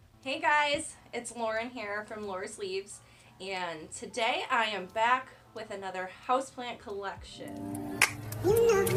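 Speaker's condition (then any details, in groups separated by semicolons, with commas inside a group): No condition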